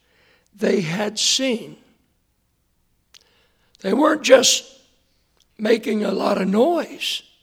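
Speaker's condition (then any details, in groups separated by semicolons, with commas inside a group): Hoarseness after vocal cord surgery; hard to hear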